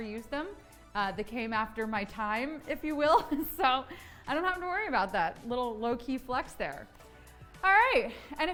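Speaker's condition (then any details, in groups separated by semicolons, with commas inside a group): No condition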